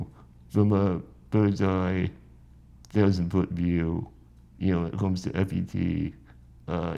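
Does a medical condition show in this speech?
Yes: spinal muscular atrophy.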